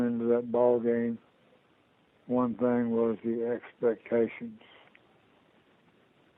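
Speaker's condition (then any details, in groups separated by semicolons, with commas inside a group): Parkinson's disease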